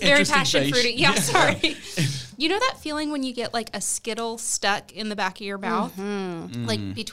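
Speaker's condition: No condition

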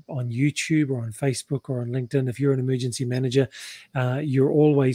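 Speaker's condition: No condition

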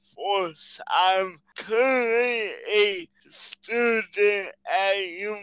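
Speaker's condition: Cerebral palsy

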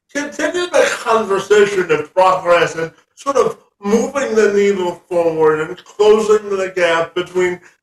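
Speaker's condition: Cerebral palsy, spastic quadriplegic

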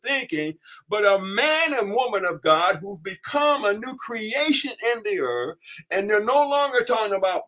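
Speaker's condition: No condition

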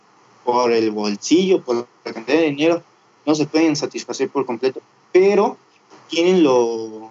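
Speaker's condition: No condition

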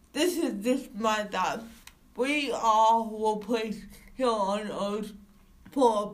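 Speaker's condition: Cerebral palsy; no wheelchair use

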